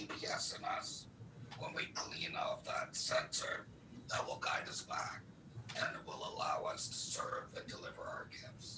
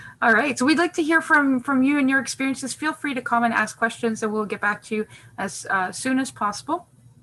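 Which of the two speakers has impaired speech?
The first: laryngectomy; no speech for months after operation, needs one hand to speak.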